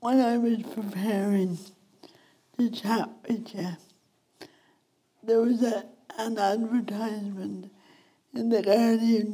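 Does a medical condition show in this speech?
Yes: speech impediment; wheelchair user.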